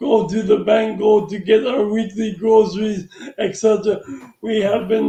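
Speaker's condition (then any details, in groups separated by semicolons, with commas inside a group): Traumatic brain injury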